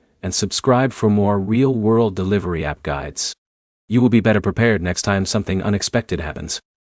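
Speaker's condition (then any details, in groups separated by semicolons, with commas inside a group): No condition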